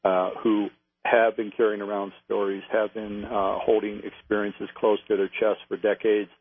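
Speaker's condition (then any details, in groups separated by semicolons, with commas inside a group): No condition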